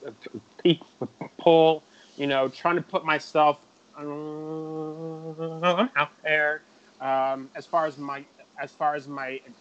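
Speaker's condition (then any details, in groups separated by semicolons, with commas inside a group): Stuttering; chronic developmental stuttering, onset about age 3 to 3.5 per parents, not outgrown, persisted into adulthood; still stutters, describes it as a communication disability, avoids answering unknown phone calls; repeated sounds, blocks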